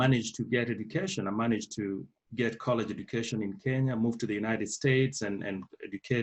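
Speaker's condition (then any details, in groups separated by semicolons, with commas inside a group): No condition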